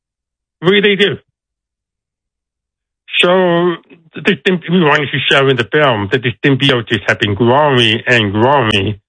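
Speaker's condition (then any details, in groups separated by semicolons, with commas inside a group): Deafness; deaf accent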